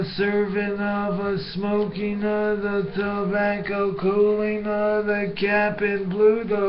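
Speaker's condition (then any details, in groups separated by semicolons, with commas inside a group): Brain injury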